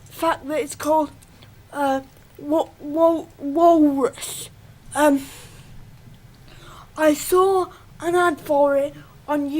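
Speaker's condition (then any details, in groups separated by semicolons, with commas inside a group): Cerebral palsy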